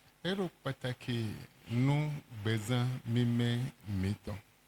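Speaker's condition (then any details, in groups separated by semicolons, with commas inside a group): No condition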